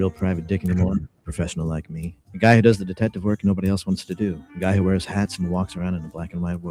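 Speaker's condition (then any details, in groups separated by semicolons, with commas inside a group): No condition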